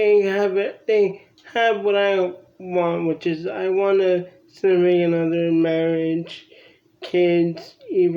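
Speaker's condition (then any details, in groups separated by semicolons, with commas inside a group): Cerebral palsy; from birth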